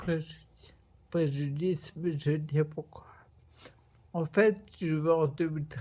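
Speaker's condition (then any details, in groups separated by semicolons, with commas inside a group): Multiple sclerosis; primary progressive form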